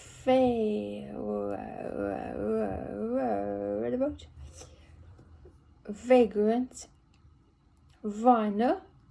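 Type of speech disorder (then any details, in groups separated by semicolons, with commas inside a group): Apraxia of speech; MCA aneurysm rupture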